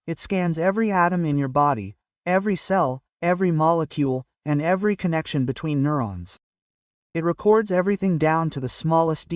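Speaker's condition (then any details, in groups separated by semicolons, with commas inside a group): No condition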